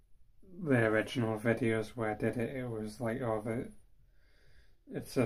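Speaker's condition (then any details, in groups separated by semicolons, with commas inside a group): Cerebral palsy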